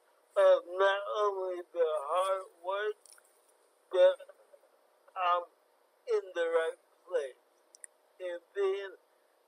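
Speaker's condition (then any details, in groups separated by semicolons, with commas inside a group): Cerebral palsy; from birth, born very premature, affects fine motor skills, cognition unaffected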